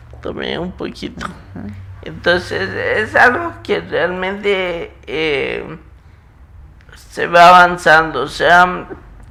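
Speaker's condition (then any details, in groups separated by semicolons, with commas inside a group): Muscular dystrophy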